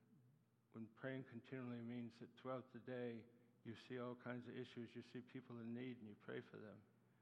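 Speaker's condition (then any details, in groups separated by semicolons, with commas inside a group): Parkinson's disease; Parkinson's with acute demyelinating neuropathy, Parkinson's attacks muscles, neuropathy attacks nerves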